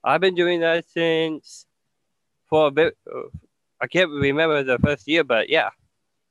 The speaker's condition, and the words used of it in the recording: Down syndrome. Well, I think you communicate very clearly. You're a very great speaker.